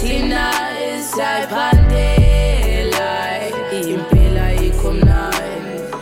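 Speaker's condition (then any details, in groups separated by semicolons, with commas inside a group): No condition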